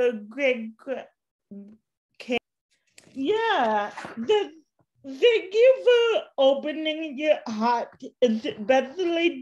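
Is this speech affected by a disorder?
Yes: cerebral palsy.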